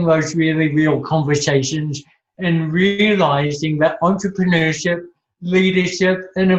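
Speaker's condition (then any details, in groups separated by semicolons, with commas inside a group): Cerebral palsy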